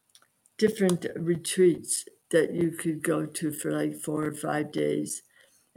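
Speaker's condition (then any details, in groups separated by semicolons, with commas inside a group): Aphasia; must pace self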